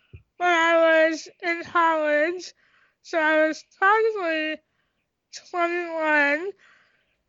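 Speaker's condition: Tracheostomy, cystic hygroma of head and neck; cysts in airway and esophagus

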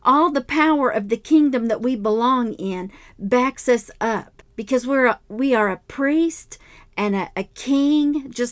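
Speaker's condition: No condition

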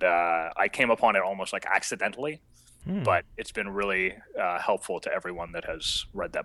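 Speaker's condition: No condition

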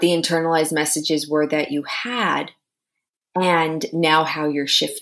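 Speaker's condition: No condition

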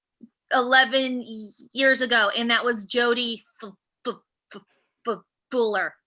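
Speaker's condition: Stuttering; stuttering since childhood, persists in adulthood; more secondaries on phone calls, face movements under masks, strong jaw tension; blocks, part-word repetitions like "p- pizza", "d- d- deal", stutters on "fluency" and "managing"; repeated sounds

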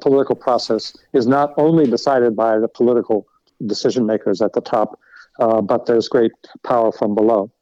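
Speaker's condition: No condition

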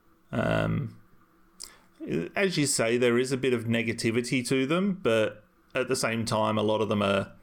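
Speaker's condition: No condition

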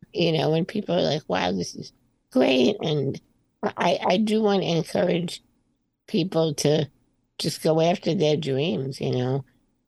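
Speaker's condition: Spinal muscular atrophy type 2; congenital, born early 60s, wheelchair user, slightly progressive, found out in twenties, arms less mobile; on oral breakthrough medication rebuilding motor neurons; breathing, speaking and singing much stronger since medication, functions declining before it

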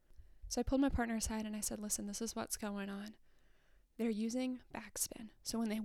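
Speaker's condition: No condition

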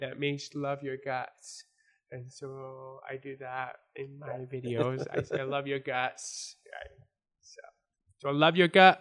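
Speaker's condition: Born deaf; congenital deafness from birth

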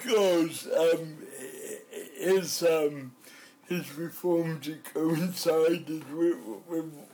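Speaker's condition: Cerebral palsy

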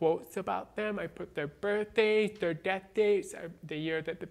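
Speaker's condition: Born deaf, cochlear implant, congenital

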